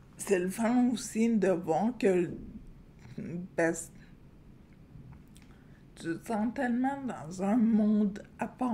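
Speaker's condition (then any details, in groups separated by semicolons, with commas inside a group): Friedreich's ataxia; degenerative neuromuscular disease; onset age 13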